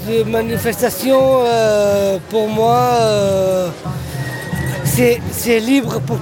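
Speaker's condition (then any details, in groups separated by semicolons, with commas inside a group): Down syndrome; trisomy 21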